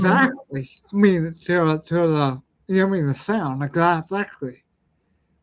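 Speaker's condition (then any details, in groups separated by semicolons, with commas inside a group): Ataxia; speech impediment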